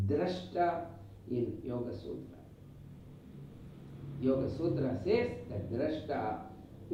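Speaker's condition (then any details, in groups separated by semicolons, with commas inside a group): No condition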